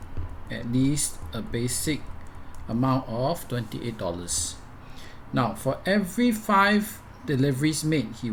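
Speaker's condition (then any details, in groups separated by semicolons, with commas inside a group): No condition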